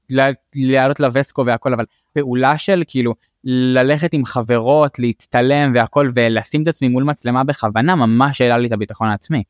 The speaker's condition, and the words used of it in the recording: Stuttering. כיתה א' אני מגמגם ואפשר אולי אה, לשמוע שהמצב שלי הרבה יותר טוב מהבחינה הזאת ואני יכול לומר שאני מדבר בשטיפות